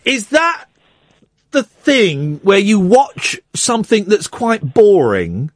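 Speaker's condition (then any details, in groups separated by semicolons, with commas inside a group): No condition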